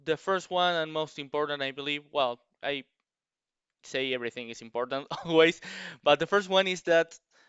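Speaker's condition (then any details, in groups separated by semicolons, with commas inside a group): No condition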